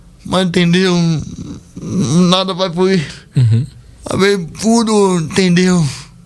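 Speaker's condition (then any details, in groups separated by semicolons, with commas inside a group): Cerebral palsy; speech not normal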